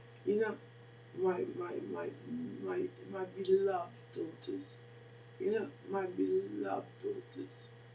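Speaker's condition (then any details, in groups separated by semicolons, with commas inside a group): Facial palsy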